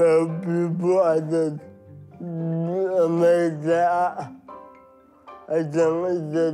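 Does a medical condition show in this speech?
Yes: cerebral palsy; speech comes out differently.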